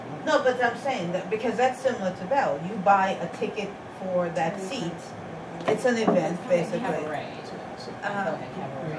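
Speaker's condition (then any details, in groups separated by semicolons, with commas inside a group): No condition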